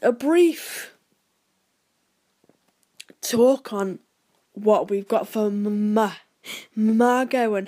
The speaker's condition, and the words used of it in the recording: Stuttering. I'm really exaggerating it because it helps in many, many situations with my stammer, and it also helps to improve confidence.